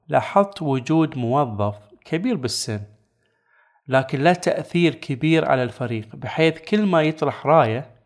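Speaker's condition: No condition

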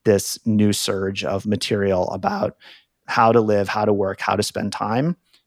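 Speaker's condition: No condition

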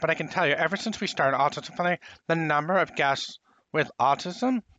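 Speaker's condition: Profound hearing loss, congenital

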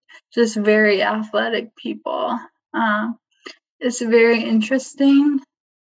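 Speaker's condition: ALS, limb onset; onset in arms and legs, not bulbar onset

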